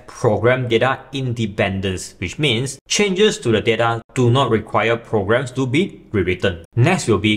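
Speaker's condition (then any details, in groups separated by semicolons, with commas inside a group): No condition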